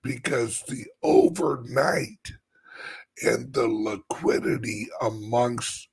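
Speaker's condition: Chronic voice problem; stiff voice box

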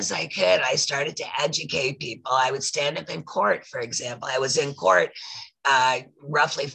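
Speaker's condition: Voice loss after throat polyp; tracheotomy warned possible

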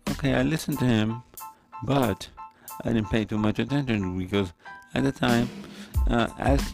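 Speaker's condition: Cerebral palsy; secondary scoliosis

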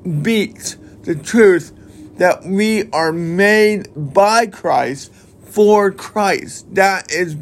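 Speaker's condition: Cerebral palsy

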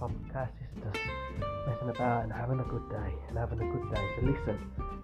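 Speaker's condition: No condition

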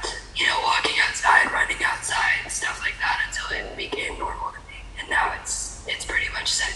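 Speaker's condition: Laryngeal papillomatosis; congenital

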